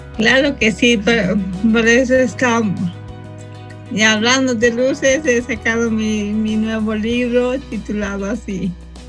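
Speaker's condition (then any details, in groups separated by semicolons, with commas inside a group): Cerebral palsy from birth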